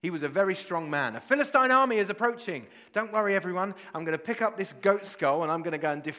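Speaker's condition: No condition

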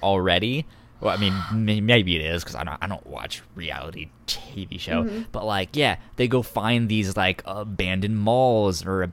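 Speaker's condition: Stuttering; described as speech impediment; stutters when talking, stutter sometimes mistaken for shivering from cold; repeated sounds

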